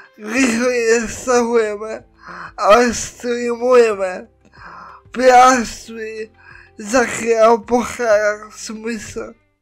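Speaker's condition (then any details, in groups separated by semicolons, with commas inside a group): Cerebral palsy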